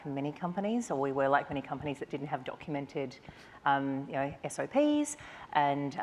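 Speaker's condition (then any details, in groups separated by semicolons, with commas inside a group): No condition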